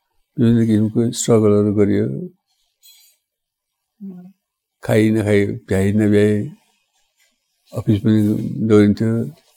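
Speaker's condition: Parkinson's disease; small steps hard, legs sometimes won't lift, can't stride short distances, running and large movements fine, fall risk

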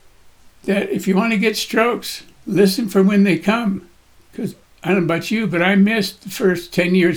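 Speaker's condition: Parkinson's disease; daily cardio and gym workouts

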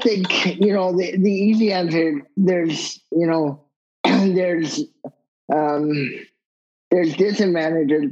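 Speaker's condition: Cerebral palsy; wheelchair user

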